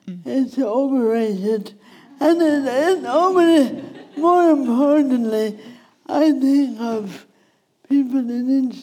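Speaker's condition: Speech impediment; wheelchair user

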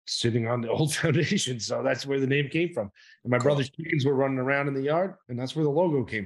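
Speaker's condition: No condition

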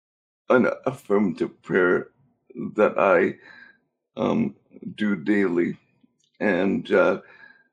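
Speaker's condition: Cerebral palsy; cerebral palsy since birth

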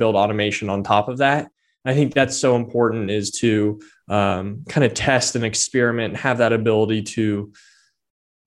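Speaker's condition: No condition

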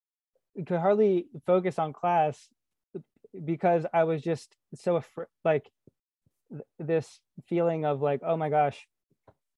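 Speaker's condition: Stuttering; man aged 23, long history of avoiding communication; discloses stutter openly, working on reducing avoidance; difficult to communicate fluently, rarely fluent even after disclosing stutter; prolonged sounds

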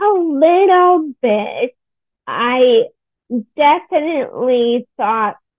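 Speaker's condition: Friedreich's ataxia; onset age 17

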